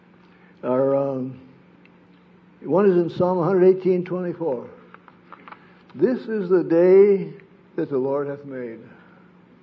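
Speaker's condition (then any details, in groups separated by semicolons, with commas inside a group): Parkinson's disease; sleep disrupted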